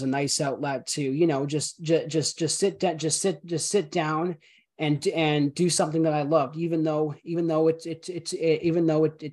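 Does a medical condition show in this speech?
Yes: stutter, severe; autism diagnosed around age 13 or 14, stutter linked to autism, unnoticed hand waving, eye contact difficulty; heavy stutter; here repeated sounds, repeated words.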